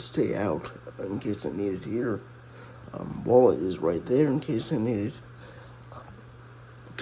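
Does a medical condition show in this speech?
Yes: cerebral palsy, spastic diplegia.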